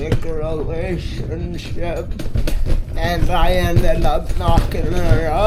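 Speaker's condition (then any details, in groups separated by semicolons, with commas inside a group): Multiple sclerosis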